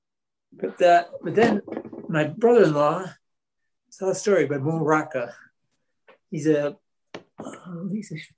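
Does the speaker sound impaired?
Yes: Parkinson's disease; progressive Parkinson's, deep brain stimulation (DBS) surgery about 4 years after diagnosis; falls frequently, weak diaphragm, reduced breathing, rides A-Linker bicycle, exercises at gym; speech affected by Parkinson's and DBS surgery.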